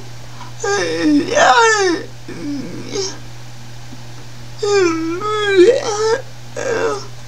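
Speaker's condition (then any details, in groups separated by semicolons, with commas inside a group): Cerebral palsy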